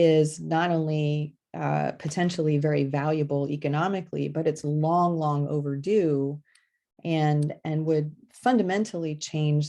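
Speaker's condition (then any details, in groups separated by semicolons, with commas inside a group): No condition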